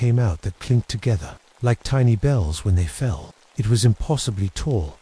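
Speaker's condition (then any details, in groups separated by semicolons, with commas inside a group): No condition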